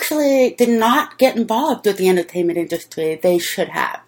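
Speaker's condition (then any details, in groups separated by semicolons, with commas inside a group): Deafness; deaf since childhood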